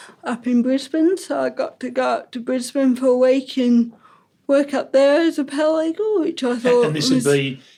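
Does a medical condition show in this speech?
Yes: ataxic cerebral palsy.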